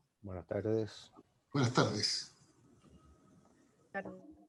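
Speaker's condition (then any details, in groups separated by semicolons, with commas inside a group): No condition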